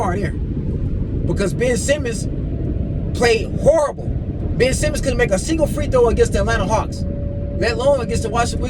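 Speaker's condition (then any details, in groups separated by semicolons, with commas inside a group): No condition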